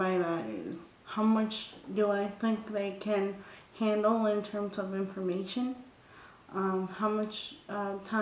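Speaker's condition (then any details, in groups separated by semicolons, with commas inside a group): Cerebral palsy; brain damage, from birth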